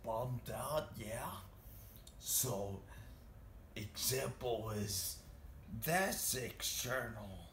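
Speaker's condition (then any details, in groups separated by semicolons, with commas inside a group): Traumatic brain injury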